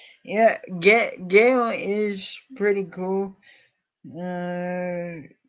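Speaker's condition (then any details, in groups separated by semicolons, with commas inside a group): Cerebral palsy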